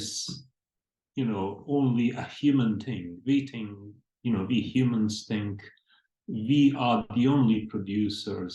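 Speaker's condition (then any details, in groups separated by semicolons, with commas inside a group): No condition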